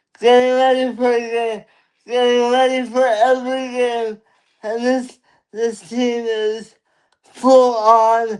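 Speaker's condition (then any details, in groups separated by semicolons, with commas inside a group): Cerebral palsy; lifelong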